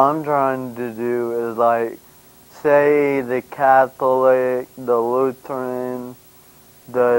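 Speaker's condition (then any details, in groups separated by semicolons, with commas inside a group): Brain injury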